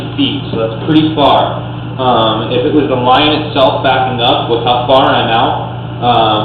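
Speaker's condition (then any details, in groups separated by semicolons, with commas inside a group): No condition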